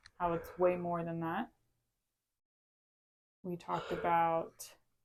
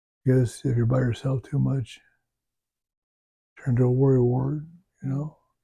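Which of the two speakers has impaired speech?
The second: Parkinson's disease; brain surgery twice; multiple medicines, progression over last two years; voice weakening, voice fails after exertion, talking effortful.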